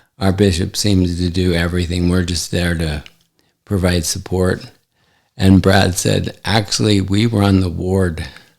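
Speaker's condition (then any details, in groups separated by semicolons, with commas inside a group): ALS; affects hand function; recently diagnosed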